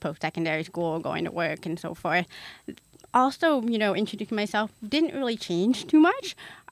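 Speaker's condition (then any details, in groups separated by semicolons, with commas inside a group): Hard of hearing; hard of hearing since age one, considered permanent; wears hearing aid, sometimes struggles to hear in conversation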